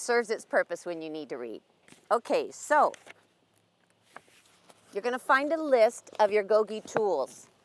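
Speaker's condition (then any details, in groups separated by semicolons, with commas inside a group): No condition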